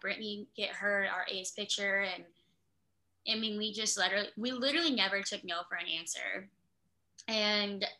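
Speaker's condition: Cleft lip and palate; about two surgeries a year until age 10-11

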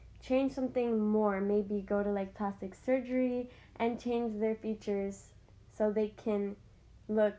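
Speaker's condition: No condition

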